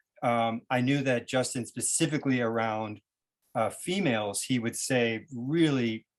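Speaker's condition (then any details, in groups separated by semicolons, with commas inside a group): No condition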